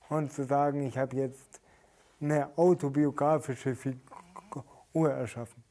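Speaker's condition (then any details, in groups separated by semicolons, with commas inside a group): Stuttering; stuttering symptoms, also present during stage performances; prolonged sounds, blocks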